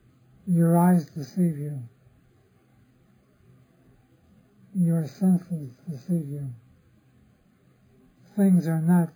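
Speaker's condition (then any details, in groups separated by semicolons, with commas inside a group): Parkinson's disease; others offer remedies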